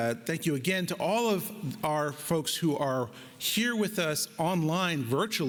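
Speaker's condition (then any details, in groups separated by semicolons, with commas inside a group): No condition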